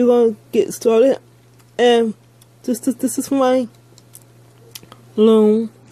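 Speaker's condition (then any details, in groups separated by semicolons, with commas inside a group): Speech impairment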